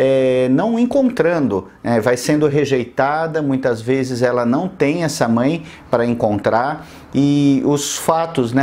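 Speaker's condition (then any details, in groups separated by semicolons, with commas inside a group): No condition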